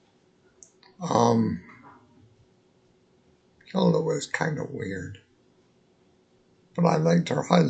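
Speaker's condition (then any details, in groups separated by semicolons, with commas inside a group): Multiple sclerosis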